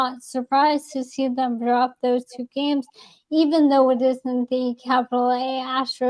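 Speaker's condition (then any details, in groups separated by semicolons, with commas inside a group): ALS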